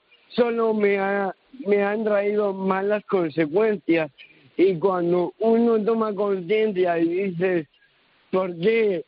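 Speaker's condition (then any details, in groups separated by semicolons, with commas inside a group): Cerebral palsy; diagnosed years later after MRI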